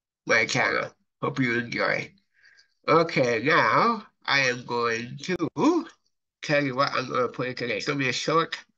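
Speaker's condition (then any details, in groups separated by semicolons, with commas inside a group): Cerebral palsy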